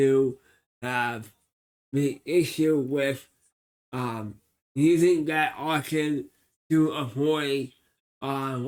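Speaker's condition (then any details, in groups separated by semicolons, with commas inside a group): Cerebral palsy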